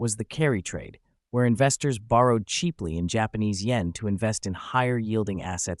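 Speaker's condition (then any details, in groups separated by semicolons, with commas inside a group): No condition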